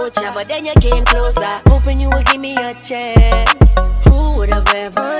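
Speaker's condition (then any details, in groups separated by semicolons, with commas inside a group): No condition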